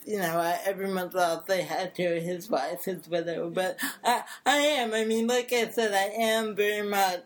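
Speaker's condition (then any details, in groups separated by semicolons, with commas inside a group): Cerebral palsy; since birth, brain damage to motor area of brain, affects speech and body movement; improved with speech therapy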